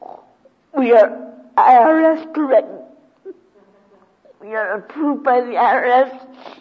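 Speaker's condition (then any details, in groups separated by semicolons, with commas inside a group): Cerebral palsy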